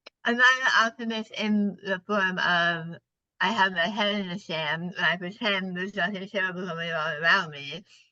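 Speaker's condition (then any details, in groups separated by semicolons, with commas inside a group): Partial glossectomy for tongue cancer; over half of tongue removed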